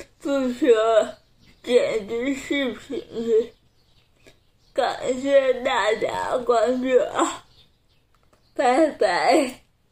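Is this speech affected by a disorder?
Yes: cerebral palsy.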